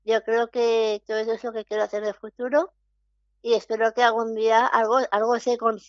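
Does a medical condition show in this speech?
Yes: Down syndrome; interviewed by telephone.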